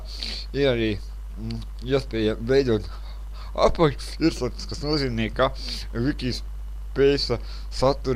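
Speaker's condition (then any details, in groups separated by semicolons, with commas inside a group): Cerebral palsy; since birth; speech not very clear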